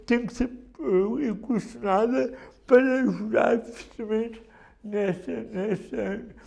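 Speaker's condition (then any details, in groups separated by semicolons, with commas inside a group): Cerebral palsy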